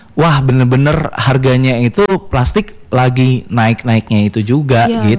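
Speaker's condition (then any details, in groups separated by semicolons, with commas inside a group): No condition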